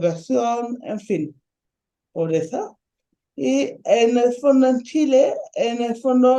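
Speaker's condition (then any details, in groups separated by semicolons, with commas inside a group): Ataxic cerebral palsy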